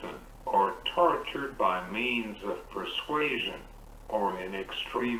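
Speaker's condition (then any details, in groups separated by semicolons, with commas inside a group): Cerebral palsy; uses wheelchair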